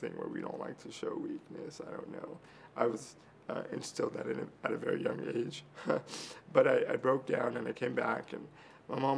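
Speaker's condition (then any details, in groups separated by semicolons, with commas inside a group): Cerebral palsy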